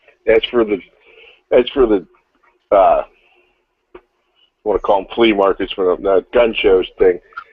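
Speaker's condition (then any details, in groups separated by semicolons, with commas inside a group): No condition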